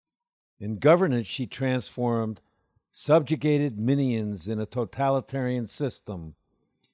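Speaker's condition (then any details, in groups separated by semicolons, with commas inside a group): No condition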